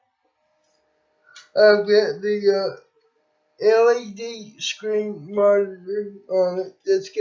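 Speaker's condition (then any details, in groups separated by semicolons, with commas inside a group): Cerebral palsy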